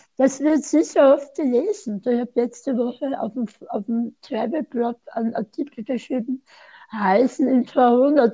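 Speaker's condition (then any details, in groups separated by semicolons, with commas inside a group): Tongue cancer surgery; onset nine years ago, considered cured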